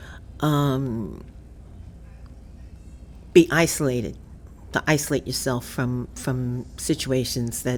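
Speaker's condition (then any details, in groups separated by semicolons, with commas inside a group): No condition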